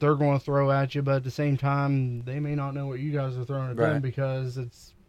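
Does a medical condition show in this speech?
No.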